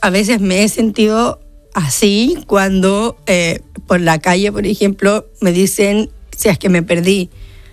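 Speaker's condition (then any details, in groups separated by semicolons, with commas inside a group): Down syndrome; congenital, diagnosed before birth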